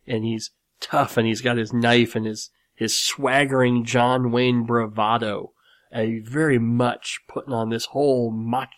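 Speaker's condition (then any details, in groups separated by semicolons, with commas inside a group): Cleft lip and palate; nose still slightly crooked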